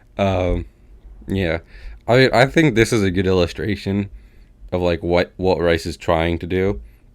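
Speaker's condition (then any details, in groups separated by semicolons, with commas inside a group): No condition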